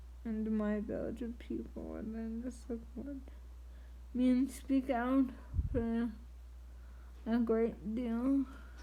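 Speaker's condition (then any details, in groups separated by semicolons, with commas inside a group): Triplegic cerebral palsy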